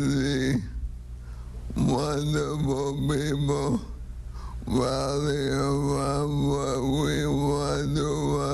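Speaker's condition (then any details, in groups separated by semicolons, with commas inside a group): ALS, speech-generating device; diaphragm weakened, implanted breathing-assist device; types with feet, device-assisted breathing; tongue uncooperative, no spoken speech, cannot breathe unaided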